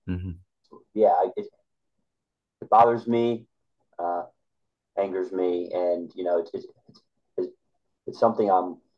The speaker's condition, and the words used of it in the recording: Stuttering. It bothers me, angers me, and it's something I'm constantly trying to improve.